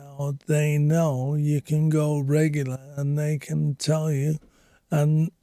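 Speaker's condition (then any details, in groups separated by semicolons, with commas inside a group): Speech apraxia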